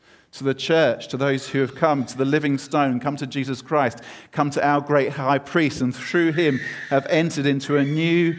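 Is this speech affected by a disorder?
No.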